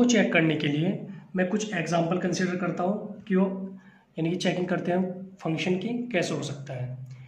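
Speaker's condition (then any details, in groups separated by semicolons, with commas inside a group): No condition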